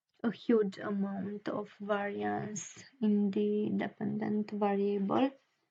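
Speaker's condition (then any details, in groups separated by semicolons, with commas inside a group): No condition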